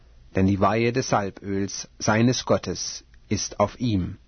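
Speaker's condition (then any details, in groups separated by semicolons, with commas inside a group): No condition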